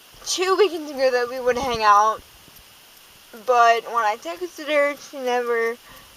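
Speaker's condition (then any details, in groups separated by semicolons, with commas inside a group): Cerebral palsy, dystonic hemiplegia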